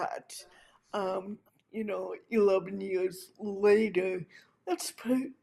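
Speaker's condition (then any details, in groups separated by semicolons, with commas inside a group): Cerebral palsy; speech affected, describes talking funny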